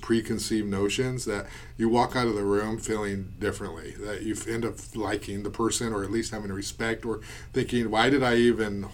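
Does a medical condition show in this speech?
No.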